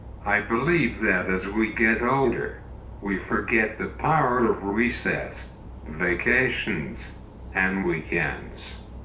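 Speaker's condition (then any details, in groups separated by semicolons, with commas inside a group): Cerebral palsy; uses wheelchair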